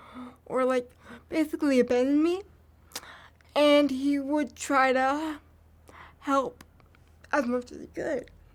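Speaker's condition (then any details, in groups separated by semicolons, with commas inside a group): Cerebral palsy; from birth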